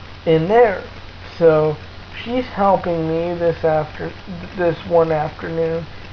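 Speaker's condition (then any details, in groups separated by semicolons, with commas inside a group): Cerebral palsy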